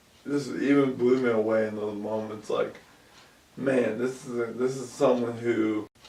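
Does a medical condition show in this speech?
Yes: ALS; about 2 years since onset.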